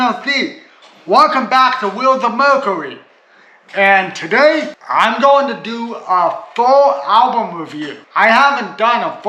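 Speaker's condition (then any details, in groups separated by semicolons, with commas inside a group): Cerebral palsy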